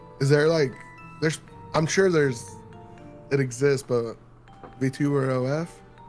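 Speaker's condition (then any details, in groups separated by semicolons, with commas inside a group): No condition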